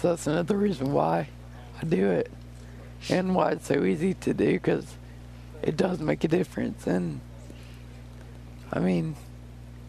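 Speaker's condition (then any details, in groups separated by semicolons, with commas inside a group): Friedreich's ataxia; rare neuromuscular disease, loss of balance and coordination, walking difficult, uses walker; a few years since onset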